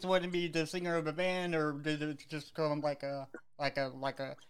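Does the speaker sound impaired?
Yes: cerebral palsy; cerebral palsy since birth.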